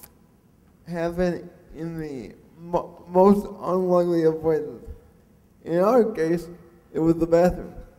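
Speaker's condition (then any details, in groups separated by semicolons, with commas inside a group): Cerebral palsy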